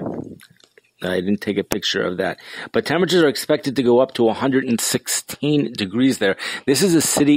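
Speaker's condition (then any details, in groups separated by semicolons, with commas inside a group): No condition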